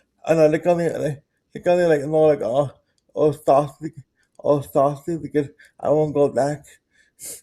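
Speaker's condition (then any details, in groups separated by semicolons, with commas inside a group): Cerebral palsy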